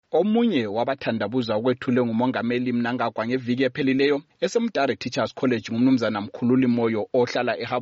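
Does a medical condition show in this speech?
No.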